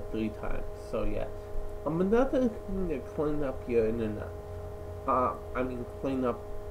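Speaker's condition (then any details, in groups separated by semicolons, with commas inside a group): Cerebral palsy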